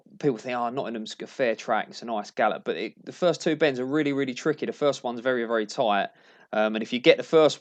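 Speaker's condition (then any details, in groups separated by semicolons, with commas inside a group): No condition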